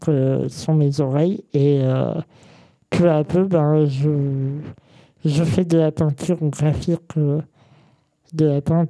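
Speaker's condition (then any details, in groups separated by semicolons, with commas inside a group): Congenital muscular dystrophy; present from birth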